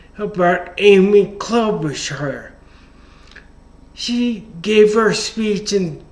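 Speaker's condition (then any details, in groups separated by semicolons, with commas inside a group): Traumatic brain injury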